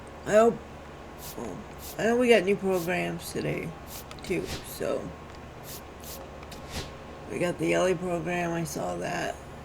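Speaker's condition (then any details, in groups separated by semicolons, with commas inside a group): Cerebral palsy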